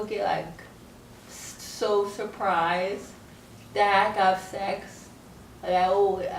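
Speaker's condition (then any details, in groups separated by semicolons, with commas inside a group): Cerebral palsy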